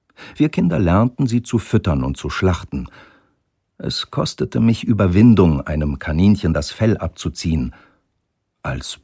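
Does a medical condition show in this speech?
No.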